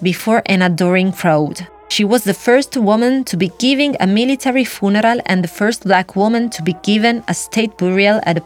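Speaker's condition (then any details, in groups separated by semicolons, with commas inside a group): No condition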